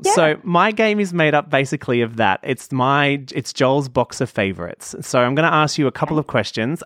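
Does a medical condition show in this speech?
No.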